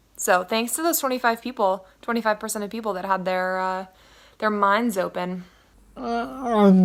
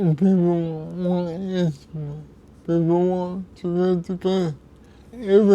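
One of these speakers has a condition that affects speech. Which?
The second: cerebral palsy; poor meal posture affects swallowing, sitting straighter helps.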